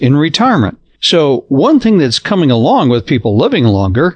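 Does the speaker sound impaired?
No.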